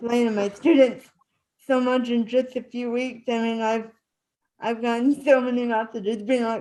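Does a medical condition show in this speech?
Yes: spastic cerebral palsy.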